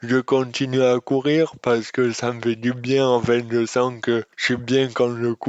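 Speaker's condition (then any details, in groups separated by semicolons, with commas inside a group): Dystonia; speech disorder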